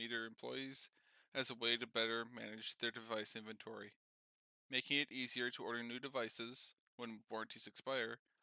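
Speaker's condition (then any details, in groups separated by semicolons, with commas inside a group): No condition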